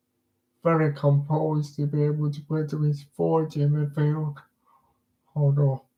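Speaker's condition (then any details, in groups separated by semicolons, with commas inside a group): Cerebral palsy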